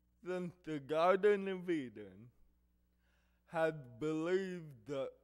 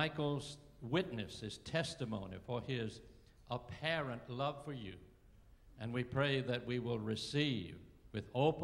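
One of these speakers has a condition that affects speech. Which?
The first: cerebral palsy; affects hearing and speech.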